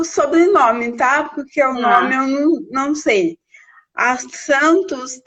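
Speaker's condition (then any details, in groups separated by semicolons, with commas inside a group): Cerebral palsy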